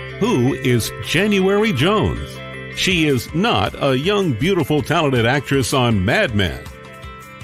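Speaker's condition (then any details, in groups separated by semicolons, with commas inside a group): No condition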